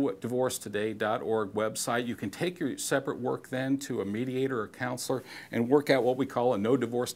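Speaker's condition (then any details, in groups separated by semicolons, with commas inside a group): No condition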